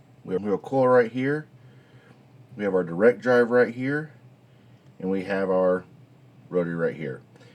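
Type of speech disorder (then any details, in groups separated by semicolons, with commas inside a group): None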